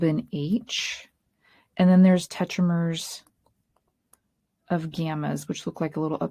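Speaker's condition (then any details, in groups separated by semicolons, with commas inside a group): No condition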